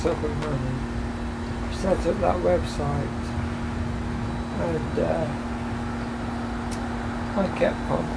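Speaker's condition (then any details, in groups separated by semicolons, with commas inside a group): Motor neurone disease; wheelchair, one working arm, night ventilation, rapid progression; breathless when talking, shallow breathing, night carbon dioxide build-up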